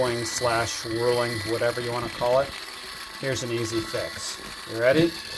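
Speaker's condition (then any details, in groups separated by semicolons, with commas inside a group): No condition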